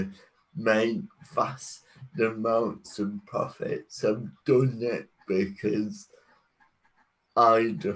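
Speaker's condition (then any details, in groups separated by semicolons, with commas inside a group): Cerebral palsy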